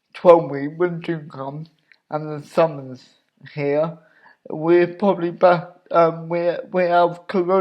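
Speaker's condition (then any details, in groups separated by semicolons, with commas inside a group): Cerebral palsy; obvious speech impediment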